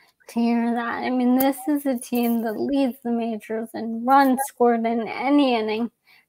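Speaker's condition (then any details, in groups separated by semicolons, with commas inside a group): ALS; young onset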